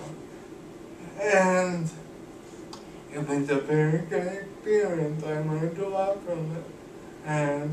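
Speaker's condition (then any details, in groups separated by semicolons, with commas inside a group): Cerebral palsy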